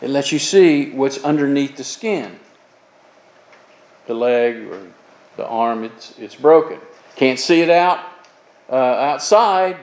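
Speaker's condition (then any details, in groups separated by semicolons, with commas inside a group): No condition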